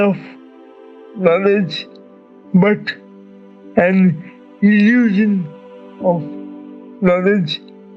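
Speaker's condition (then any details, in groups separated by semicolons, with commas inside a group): Cerebral palsy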